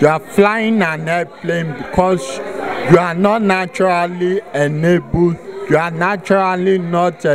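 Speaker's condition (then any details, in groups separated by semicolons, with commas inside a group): Cerebral palsy; affects movement and muscle tone; adult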